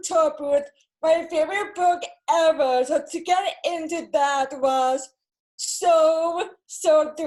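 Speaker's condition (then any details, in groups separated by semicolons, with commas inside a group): Cerebral palsy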